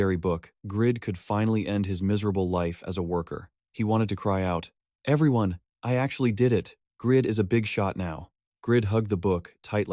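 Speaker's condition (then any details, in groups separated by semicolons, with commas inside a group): No condition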